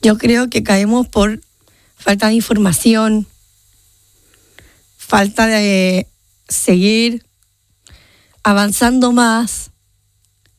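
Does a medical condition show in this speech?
Yes: Down syndrome; genetic condition, from birth, 30 years old, mother prioritized leisure over therapy.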